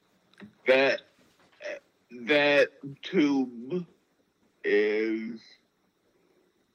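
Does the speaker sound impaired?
Yes: Friedreich's ataxia; progressive neurological disorder, diagnosed at age 12, disrupts brain-to-muscle and nerve signals; formerly used walker, now uses wheelchair.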